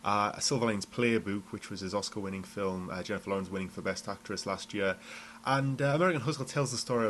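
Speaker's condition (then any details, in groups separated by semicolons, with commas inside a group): No condition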